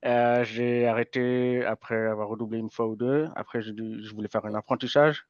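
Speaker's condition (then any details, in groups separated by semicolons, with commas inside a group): Hearing impairment from birth; congenital hearing loss, lip reading since birth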